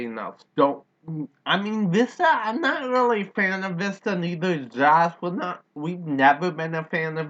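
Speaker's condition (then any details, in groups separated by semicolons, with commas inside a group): Cerebral palsy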